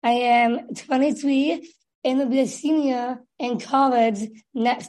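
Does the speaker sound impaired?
Yes: Down syndrome; developmental disability from birth, differences in fine and gross motor skills and living independently; age 23.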